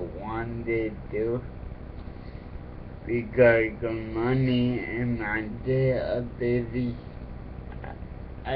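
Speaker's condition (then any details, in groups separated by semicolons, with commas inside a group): Cerebral palsy; affects speech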